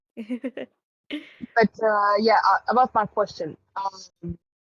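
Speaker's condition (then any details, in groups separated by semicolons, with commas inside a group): No condition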